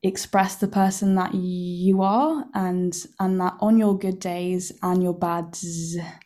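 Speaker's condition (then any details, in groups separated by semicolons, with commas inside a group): Stammer; onset with silent blocking, about 6 months saying nothing, McGuire program about 10 years ago; uses McGuire breathing technique, belt worn outside clothes as reminder to breathe deeply before speaking; stammer variable and changeable, began as silent blocks, relies on breathing technique; repeated words, prolonged sounds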